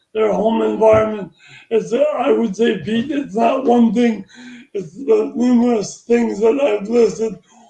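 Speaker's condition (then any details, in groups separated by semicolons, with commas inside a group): Traumatic brain injury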